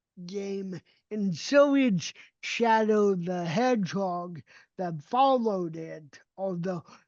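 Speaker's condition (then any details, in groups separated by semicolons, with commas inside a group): Cerebral palsy; gait severely affected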